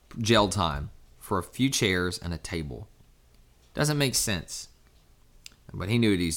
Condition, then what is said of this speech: None; typical speech.